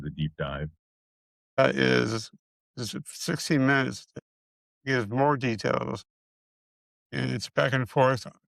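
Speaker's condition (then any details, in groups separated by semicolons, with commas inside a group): Multiple system atrophy; central hypoventilation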